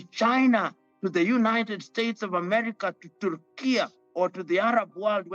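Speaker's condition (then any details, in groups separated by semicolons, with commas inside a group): No condition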